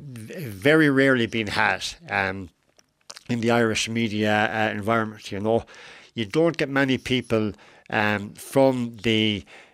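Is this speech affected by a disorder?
Yes: cleft lip and palate; adult, age 41.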